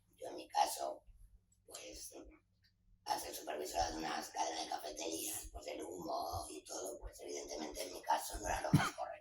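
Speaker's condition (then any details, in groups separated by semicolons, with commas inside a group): Total laryngectomy; total laryngectomy, head and neck cancer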